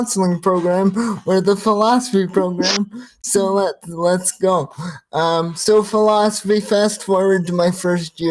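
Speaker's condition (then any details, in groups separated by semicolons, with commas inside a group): Cerebral palsy, spastic quadriplegia, severe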